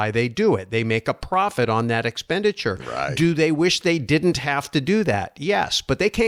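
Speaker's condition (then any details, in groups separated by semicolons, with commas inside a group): No condition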